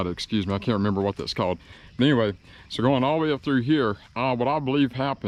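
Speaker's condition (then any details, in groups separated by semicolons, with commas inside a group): No condition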